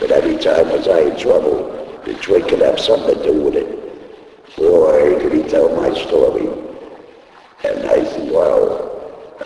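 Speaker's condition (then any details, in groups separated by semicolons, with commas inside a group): Laryngectomy; voice first lost at racetrack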